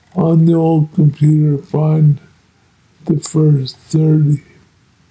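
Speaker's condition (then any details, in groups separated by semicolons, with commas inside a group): Multiple sclerosis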